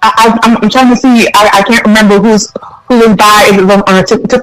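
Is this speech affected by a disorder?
Yes: stutter; stutter since age 3; people took voice away because of stutter; here repeated sounds, repeated words.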